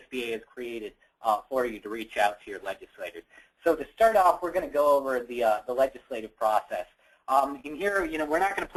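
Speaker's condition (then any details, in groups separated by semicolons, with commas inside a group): No condition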